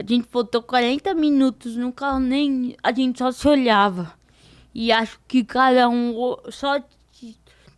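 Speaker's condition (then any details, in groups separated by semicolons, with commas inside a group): Cerebral palsy; diparetic form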